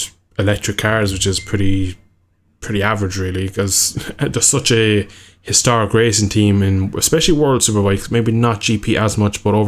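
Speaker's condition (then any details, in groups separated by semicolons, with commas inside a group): No condition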